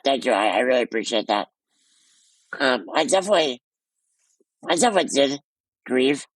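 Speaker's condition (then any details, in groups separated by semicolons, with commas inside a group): Muscular dystrophy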